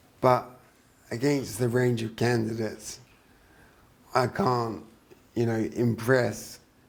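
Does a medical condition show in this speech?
Yes: traumatic brain injury.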